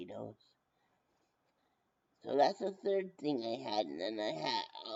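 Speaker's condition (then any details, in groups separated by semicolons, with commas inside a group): Brain injury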